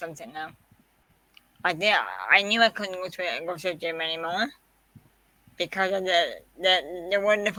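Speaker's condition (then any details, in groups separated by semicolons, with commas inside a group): Quadriplegic cerebral palsy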